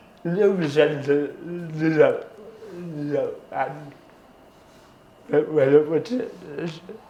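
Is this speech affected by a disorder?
Yes: cerebral palsy.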